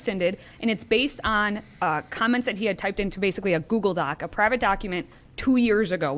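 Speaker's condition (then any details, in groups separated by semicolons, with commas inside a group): No condition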